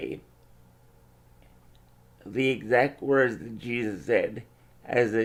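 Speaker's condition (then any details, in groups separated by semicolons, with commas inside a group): Cerebral palsy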